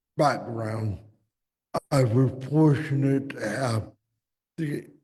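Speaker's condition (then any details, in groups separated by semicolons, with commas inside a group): Cerebral palsy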